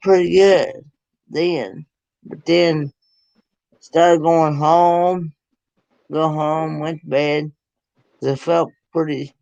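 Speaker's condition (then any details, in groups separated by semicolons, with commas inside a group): Cerebral palsy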